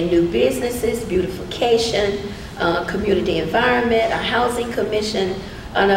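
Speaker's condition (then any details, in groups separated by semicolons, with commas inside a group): No condition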